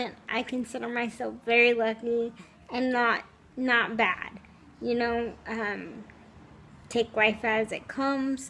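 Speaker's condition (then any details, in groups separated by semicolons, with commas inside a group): Spastic quadriplegic cerebral palsy; wheelchair user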